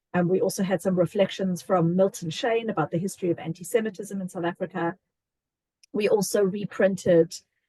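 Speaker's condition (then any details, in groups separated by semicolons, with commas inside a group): No condition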